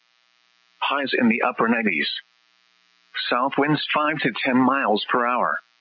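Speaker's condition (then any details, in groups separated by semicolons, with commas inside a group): No condition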